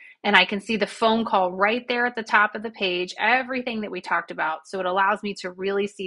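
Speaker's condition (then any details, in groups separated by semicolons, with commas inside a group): No condition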